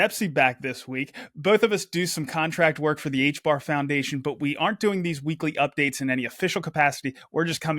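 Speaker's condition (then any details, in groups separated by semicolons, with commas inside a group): No condition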